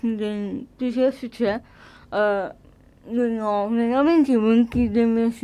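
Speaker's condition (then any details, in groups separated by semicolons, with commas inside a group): Cerebral palsy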